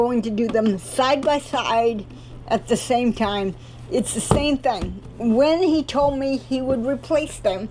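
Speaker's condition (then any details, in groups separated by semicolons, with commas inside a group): Cerebral palsy; cannot walk, crawls to get around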